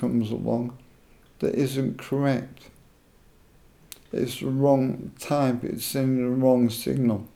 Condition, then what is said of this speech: ALS (motor neuron disease). So when my voice box is, I put this on, put it on muscular atrophy setting, I can still talk.